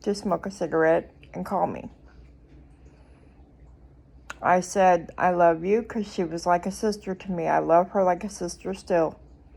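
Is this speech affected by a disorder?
Yes: cerebral palsy; speech noticeably atypical.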